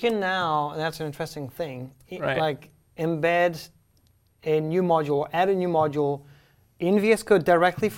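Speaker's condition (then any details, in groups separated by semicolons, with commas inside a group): No condition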